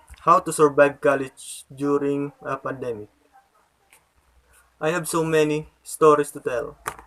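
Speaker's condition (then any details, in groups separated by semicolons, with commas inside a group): No condition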